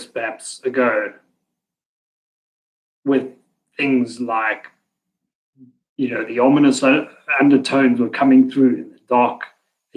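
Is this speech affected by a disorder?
No.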